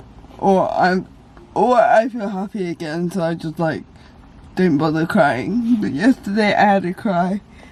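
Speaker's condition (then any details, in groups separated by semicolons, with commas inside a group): Cerebral palsy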